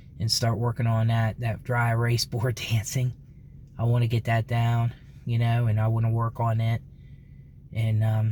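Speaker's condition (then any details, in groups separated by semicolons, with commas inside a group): No condition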